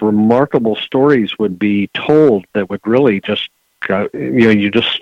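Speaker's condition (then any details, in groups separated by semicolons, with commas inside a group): No condition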